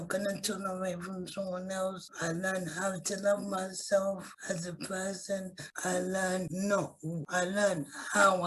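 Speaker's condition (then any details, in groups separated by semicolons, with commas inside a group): Cerebral palsy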